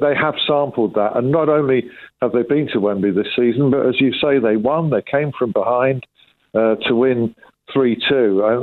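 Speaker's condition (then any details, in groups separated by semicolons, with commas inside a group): No condition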